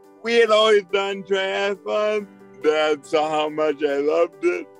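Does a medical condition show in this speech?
Yes: cerebral palsy; present from birth.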